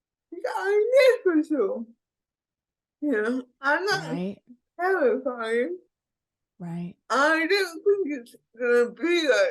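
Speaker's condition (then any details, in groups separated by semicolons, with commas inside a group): Cerebral palsy; needs extensive care; speech impediment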